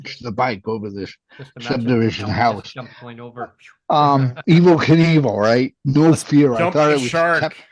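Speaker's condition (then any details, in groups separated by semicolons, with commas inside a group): Cerebral palsy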